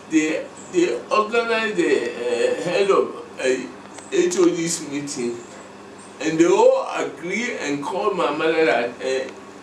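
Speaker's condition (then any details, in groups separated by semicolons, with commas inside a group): Cerebral palsy; speech brain area underdeveloped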